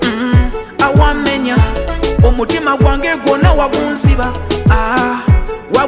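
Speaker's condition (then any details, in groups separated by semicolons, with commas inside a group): No condition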